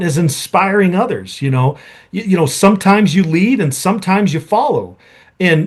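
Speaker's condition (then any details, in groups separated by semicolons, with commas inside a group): No condition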